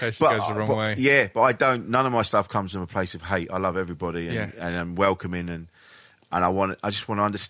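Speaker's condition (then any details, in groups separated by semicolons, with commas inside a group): No condition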